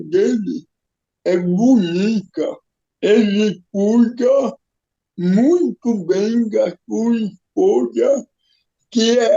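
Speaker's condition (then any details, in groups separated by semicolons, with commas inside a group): Cerebral palsy; physical disability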